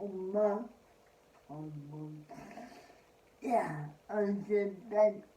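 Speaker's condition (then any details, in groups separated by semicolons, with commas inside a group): Cerebral palsy; spastic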